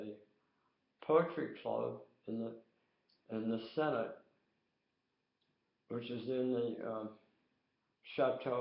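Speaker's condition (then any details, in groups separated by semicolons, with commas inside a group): Tongue cancer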